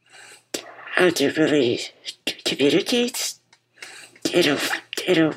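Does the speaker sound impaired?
Yes: muscular dystrophy; congenital, diagnosed as toddler, relies on others for daily living, later tracheostomy, 24-hour ventilator, speech lost; wears bipap machine to help breathing; bipap machine audible while speaking.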